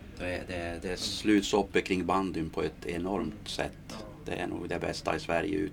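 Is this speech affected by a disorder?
No.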